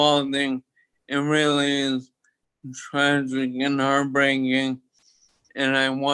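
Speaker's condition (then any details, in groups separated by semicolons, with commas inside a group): Toxic leukoencephalopathy, locked-in syndrome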